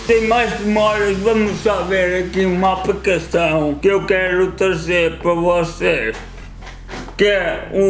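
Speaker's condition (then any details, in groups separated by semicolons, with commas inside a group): Cerebral palsy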